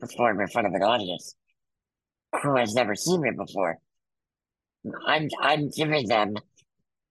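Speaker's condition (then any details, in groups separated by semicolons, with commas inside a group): Muscular dystrophy; congenital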